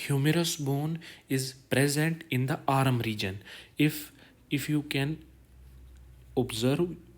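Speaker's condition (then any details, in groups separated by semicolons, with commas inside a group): No condition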